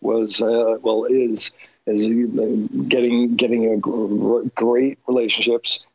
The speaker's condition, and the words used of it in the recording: Aphasia. I, you know, there are things that goes in my my mind that I I did forgot and, or, uh, and pops up in in my mind.